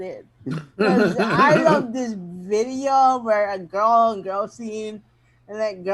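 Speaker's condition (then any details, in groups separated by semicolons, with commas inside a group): Mild cerebral palsy; mild, born prematurely, helmet and braces in childhood; mild, in therapy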